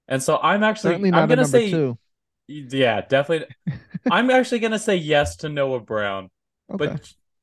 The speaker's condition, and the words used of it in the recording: No condition.